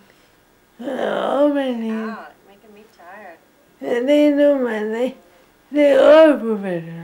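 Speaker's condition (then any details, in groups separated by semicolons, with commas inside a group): Cerebral palsy; quadriplegic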